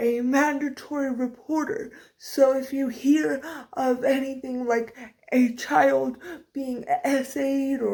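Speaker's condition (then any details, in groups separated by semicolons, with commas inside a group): Cerebral palsy, severe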